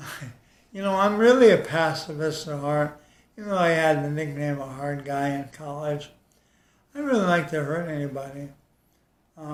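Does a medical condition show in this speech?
Yes: ALS.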